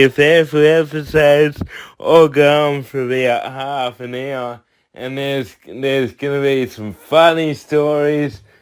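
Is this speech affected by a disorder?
Yes: cerebral palsy; from birth, tight muscles.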